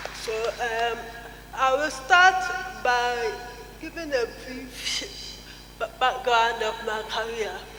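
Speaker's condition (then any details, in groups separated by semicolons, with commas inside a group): Cerebral palsy; caused by untreated newborn jaundice; diagnosed age 1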